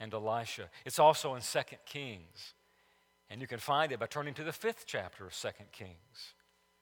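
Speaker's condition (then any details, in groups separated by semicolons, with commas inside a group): No condition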